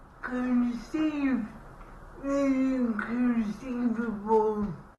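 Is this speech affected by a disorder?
Yes: cerebral palsy.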